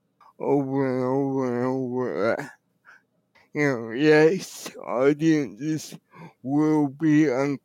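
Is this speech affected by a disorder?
Yes: cerebral palsy; wheelchair user, can walk short distances with help; speech affected by cerebral palsy, others worried listeners would not understand.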